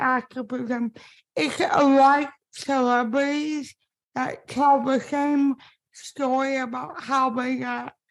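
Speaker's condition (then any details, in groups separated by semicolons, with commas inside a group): Spastic cerebral palsy; impaired speech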